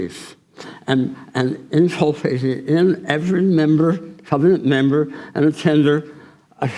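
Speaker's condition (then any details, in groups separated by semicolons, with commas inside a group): Tongue cancer surgery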